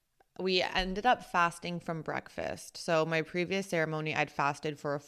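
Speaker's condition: No condition

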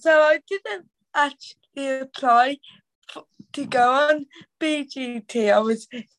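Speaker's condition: Cerebral palsy; teenager

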